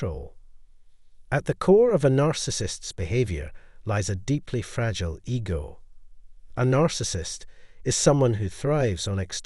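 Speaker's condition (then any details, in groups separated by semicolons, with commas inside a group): No condition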